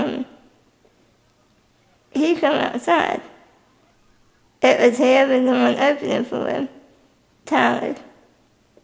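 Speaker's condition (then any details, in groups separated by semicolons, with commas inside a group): Spinal muscular atrophy type 2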